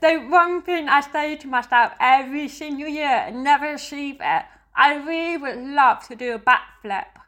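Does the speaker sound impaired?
Yes: deafness; hears song beat and singing but not words, heavy metal rock indistinct, uses sign language; dances by counting and following partner Giovanni's lead, not the music.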